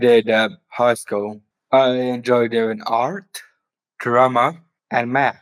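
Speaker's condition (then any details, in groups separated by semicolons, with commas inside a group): Down syndrome; later diagnosed with autism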